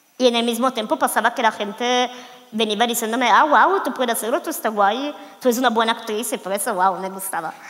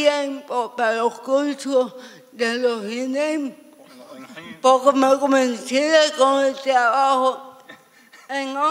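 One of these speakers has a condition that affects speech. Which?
The second: severe cerebral palsy; severe, from birth, seven years bedridden; walks after dance therapy.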